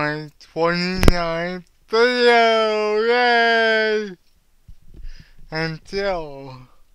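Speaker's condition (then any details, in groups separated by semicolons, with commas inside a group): Cerebral palsy; cannot walk, uses wheelchair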